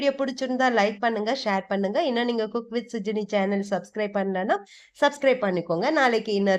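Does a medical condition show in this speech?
No.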